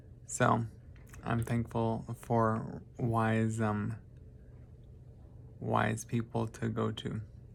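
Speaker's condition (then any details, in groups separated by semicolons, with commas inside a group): Traumatic brain injury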